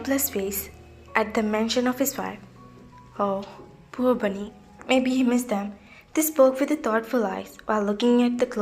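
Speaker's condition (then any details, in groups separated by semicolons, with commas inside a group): No condition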